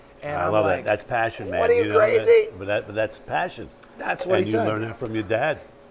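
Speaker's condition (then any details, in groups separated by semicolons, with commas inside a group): No condition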